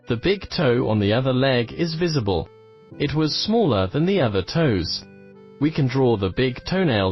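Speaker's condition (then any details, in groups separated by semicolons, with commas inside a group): No condition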